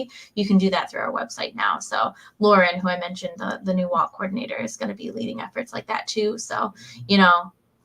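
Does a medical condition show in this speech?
No.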